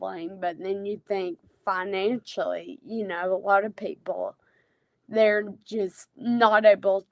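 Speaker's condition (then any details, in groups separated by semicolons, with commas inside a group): Friedreich's ataxia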